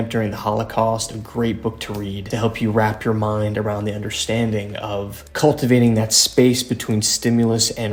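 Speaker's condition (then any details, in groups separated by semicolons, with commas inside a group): No condition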